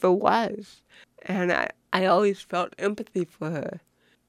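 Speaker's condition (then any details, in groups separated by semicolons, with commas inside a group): Cerebral palsy; grammatically correct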